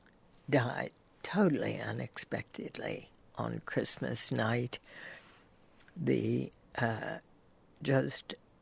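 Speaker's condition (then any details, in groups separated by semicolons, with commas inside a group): Spasmodic dysphonia; onset 1992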